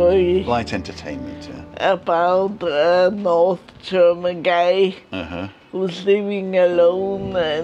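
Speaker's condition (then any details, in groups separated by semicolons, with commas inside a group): Multiple sclerosis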